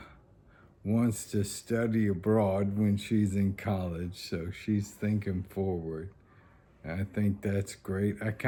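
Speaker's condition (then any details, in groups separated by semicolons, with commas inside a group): ALS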